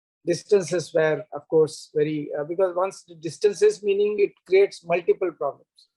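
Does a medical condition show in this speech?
No.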